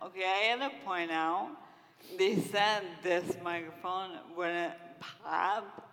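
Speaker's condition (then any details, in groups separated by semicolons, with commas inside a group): Friedreich's ataxia; diagnosed in twenties at u of m, progressive, wall-supported gait then wheelchair, service dog, no cure; over two decades since onset, unable to walk, uses wheelchair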